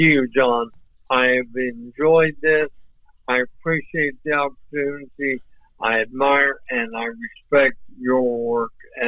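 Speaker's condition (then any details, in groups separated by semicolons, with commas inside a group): ALS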